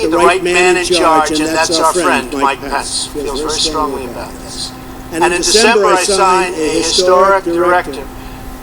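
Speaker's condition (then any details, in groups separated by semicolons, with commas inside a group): No condition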